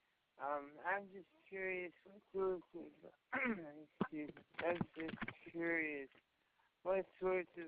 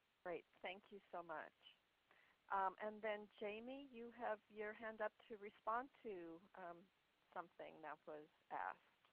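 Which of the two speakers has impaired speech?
The first: Parkinson's disease; can't speak very well.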